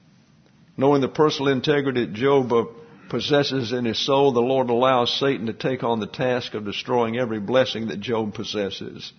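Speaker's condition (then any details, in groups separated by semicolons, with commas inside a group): No condition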